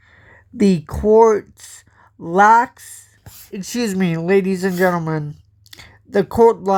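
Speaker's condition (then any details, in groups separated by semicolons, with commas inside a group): Cerebral palsy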